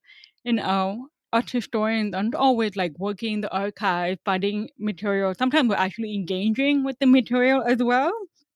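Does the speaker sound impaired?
Yes: hearing loss; hearing aid user, same audiologist firm for 25 years.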